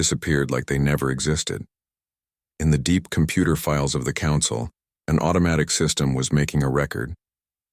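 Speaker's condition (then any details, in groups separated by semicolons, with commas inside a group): No condition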